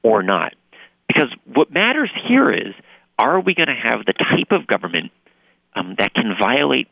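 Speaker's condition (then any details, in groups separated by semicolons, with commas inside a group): No condition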